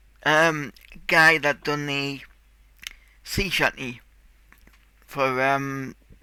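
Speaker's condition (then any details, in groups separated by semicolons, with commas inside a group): Cerebral palsy; tight muscles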